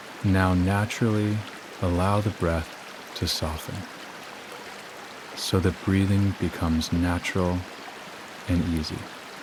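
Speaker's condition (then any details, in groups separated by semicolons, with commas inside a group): No condition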